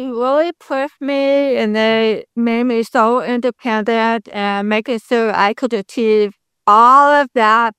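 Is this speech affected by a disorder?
Yes: deafness; congenital complete deafness.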